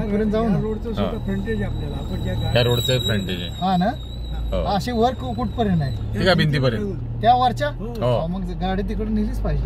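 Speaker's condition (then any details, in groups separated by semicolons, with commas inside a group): No condition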